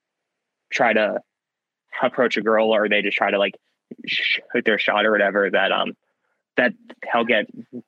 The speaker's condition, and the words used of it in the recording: Stuttering. If you were to see my face when I started, it's pretty clear. Oh, he has a speech impediment.